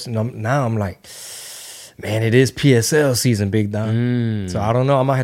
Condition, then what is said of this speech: None; typical speech.